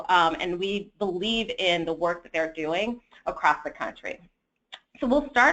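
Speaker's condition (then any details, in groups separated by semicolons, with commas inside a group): No condition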